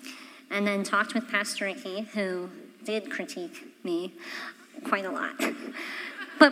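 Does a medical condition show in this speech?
Yes: cleft palate; congenital.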